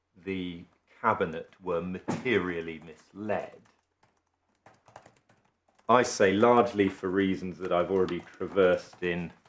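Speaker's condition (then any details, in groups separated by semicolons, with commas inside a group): No condition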